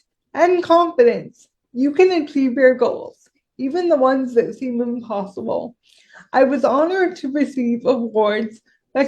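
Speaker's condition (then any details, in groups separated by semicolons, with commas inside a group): Cerebral palsy; severe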